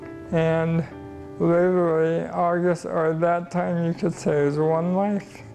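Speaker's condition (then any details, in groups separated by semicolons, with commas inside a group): ALS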